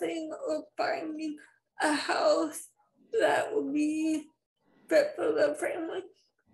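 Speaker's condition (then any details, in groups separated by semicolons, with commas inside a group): Spastic cerebral palsy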